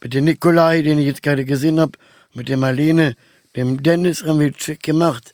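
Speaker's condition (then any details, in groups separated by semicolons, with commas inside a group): Down syndrome; trisomy 21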